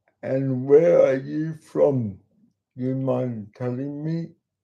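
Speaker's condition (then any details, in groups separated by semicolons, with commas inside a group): Cerebral palsy; talks slowly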